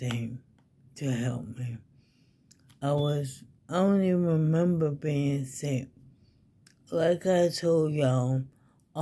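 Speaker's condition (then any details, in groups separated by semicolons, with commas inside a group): ALS; needs help with daily activities, fatigue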